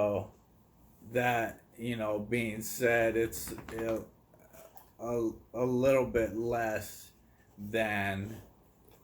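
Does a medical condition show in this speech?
Yes: ALS.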